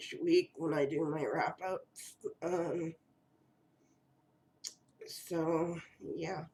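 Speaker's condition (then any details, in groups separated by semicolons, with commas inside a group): Cerebral palsy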